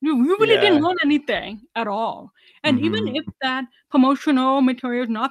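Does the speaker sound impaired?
Yes: deafness; about 99 percent hearing loss, hearing aids worn whole life, cochlear implant candidate but declined; wears hearing aids, relies heavily on lip reading, does not sign, not fluent in ASL.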